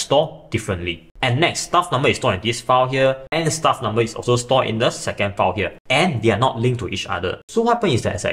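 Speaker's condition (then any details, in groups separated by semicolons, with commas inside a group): No condition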